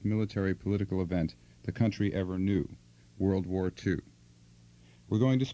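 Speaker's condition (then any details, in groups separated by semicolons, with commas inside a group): No condition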